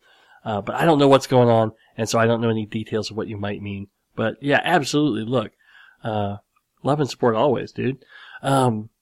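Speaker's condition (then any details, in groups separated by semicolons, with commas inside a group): Cleft lip and palate; series of plastic surgeries for repair, skull bone chips grafted to reconstruct nose around age 12; nose still slightly crooked, large dent in skull at graft site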